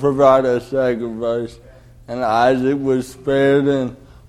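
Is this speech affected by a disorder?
Yes: cerebral palsy; delayed development.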